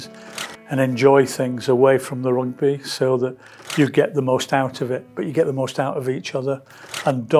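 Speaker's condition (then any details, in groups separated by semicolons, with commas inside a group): No condition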